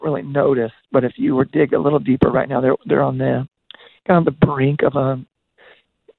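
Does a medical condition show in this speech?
Yes: voice disorder; progressive voice disorder.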